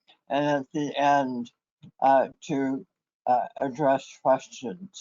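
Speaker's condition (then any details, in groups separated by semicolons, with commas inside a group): Head and neck cancer; left vagus nerve severed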